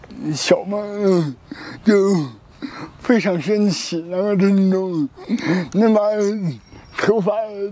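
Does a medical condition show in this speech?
Yes: cerebral palsy; cerebral palsy diagnosed shortly after birth, stood independently only at 5, first character at 6 with grandmother's help; about 20 years old, uncontrolled hand tremor, slow handwriting.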